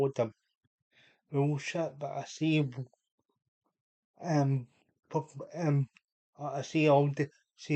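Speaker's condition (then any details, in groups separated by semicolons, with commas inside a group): Cerebral palsy; unable to walk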